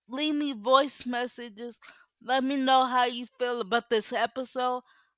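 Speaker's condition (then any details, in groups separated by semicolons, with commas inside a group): Cerebral palsy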